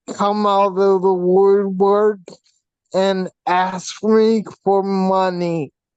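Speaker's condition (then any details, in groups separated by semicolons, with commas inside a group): Facial paralysis from hydrocephalus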